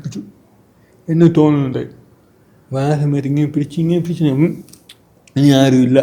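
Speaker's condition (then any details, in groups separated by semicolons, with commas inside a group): Cerebral palsy; from birth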